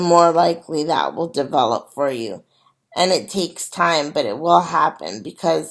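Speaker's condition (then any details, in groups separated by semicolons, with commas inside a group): Cerebral palsy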